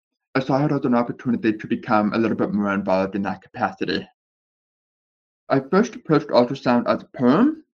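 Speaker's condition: Deafness with speech impediment, born deaf; years of speech therapy

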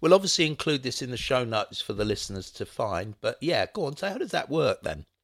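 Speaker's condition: No condition

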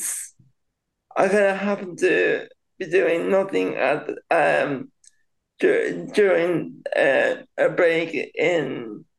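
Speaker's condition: Cerebral palsy; very slightly delayed speech

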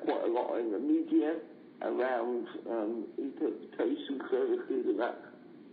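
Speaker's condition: Cerebral palsy; dictates to support worker

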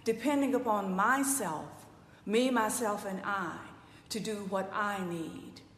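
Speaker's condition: No condition

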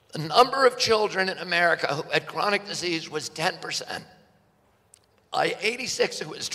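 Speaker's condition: Spasmodic dystonia; Pace Law School infirmary

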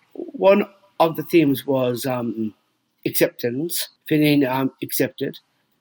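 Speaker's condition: Down syndrome

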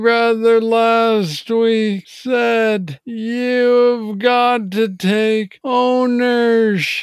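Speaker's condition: Parkinson's disease, young onset; diagnosed at age 35; earlier episodes struggled with speech and processing thoughts, now sounds clear

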